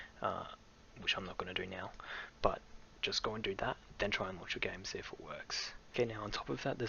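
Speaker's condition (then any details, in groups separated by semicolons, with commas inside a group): No condition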